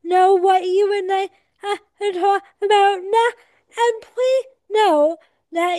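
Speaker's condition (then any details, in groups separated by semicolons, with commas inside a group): Cerebral palsy; adult, 24 years old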